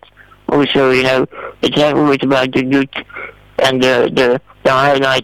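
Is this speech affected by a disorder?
Yes: spinal muscular atrophy type 2.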